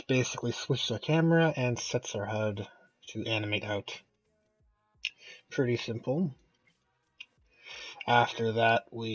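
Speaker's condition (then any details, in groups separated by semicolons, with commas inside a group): No condition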